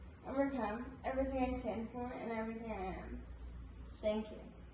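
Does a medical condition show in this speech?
Yes: spastic cerebral palsy; spastic, from birth, tight muscles, leg and hip surgery, wheelchair.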